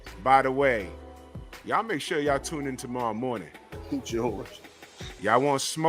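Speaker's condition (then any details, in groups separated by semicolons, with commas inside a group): No condition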